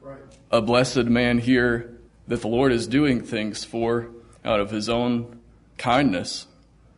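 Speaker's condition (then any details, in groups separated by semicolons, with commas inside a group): No condition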